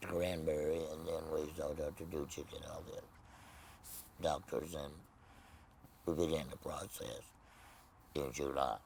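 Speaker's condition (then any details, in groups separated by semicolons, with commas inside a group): Laryngectomy, voice prosthesis; speaks with artificial device and voice prosthesis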